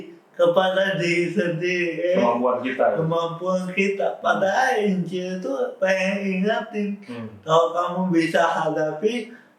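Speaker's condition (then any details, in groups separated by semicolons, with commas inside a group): Cerebral palsy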